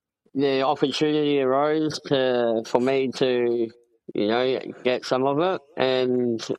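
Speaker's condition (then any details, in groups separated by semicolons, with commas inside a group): Cleft palate; congenital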